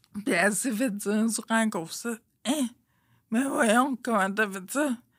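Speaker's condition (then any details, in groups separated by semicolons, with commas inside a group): Friedreich's ataxia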